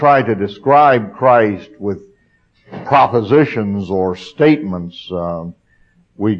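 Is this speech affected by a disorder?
No.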